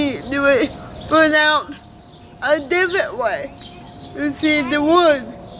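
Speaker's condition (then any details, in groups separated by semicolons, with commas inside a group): Cerebral palsy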